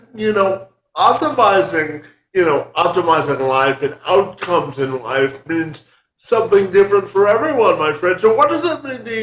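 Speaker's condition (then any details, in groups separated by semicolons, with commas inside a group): Cerebral palsy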